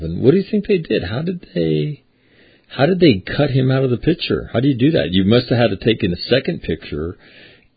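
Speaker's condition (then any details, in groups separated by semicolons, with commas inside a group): No condition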